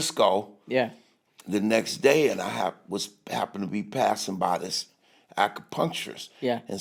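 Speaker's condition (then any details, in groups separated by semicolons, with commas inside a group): No condition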